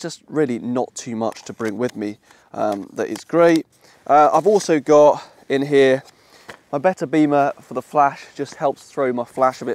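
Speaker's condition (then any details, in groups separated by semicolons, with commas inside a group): No condition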